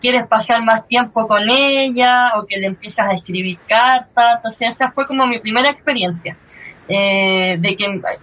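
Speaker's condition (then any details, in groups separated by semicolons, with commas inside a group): Cleft lip and palate; since early childhood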